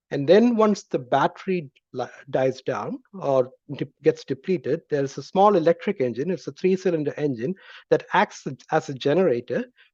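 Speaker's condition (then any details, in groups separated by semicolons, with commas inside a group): No condition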